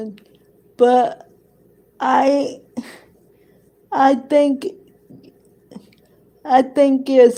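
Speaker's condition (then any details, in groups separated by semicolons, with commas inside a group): Cerebral palsy; present from birth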